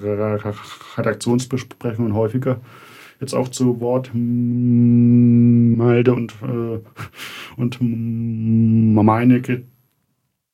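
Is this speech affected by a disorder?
Yes: stuttering; fluctuating between more and less fluent phases, never severe enough to prevent finishing a reporting story; alternates between more fluent and less fluent phases; here repeated sounds.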